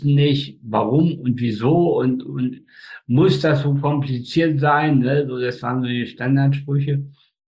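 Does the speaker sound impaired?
Yes: spastic tetraparesis; birth accident, umbilical cord strangulation, brain oxygen lack up to 15 minutes, all four limbs; slightly hoarse from many speeches, runs half marathons, head twisting only in past; facial paralysis, speech control difficulties.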